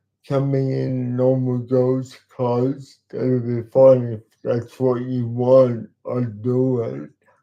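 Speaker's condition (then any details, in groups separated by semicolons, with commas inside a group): Cerebral palsy; talks slowly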